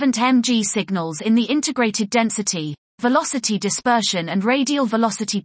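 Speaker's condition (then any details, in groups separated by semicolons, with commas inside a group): No condition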